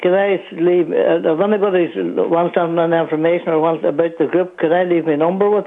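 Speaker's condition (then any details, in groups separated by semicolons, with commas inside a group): Young onset Parkinson's; diagnosed at 48, right hand tremor first, slow progression over about 10 years; worsening tremor and movement, barely walks, feet freezing, falls, sways, morning medication takes 40 minutes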